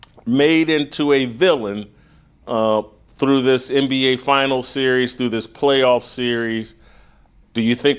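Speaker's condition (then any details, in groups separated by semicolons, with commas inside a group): No condition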